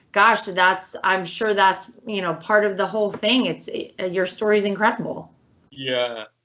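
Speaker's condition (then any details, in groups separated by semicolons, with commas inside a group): No condition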